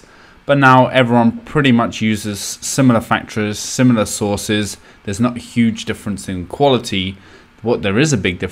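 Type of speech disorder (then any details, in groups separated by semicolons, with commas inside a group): None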